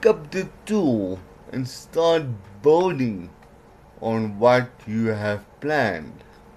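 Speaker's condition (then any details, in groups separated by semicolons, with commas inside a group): Cerebral palsy; some words unclear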